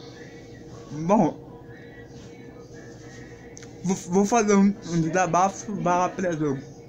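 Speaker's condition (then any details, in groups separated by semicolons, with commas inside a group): Cerebral palsy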